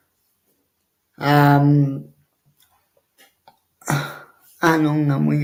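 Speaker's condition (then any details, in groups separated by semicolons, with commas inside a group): Cerebral palsy; wheelchair user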